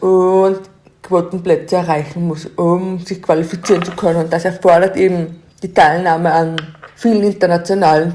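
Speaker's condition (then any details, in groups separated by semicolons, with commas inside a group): Deafness; learned sign language only from age 17, no one had told her it existed; learned to speak over time despite deafness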